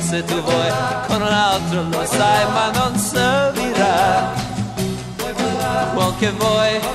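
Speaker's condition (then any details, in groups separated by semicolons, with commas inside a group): No condition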